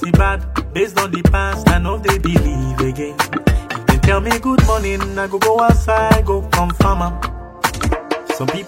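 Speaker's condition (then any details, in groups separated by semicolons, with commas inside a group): No condition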